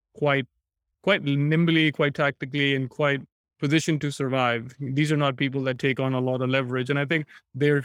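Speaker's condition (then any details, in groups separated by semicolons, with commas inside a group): No condition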